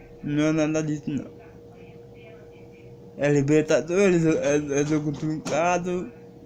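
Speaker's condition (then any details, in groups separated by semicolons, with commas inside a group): Cerebral palsy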